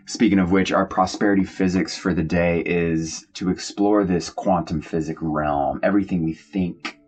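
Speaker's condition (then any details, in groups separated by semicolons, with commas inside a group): No condition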